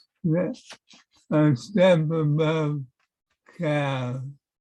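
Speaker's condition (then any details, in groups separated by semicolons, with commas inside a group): Parkinson's; affects handwriting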